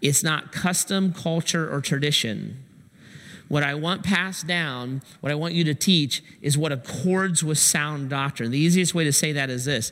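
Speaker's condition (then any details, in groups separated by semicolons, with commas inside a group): No condition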